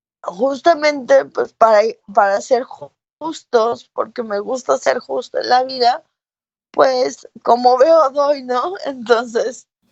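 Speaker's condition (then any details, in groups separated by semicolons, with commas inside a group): Cerebral palsy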